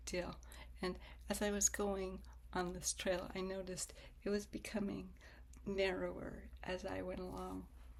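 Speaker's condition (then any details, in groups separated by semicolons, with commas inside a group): Spastic cerebral palsy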